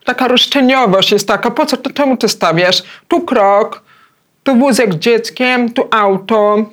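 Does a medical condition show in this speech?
Yes: hard of hearing, cochlear implant.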